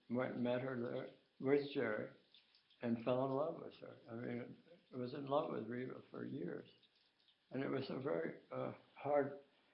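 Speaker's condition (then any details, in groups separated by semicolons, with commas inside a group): Tongue cancer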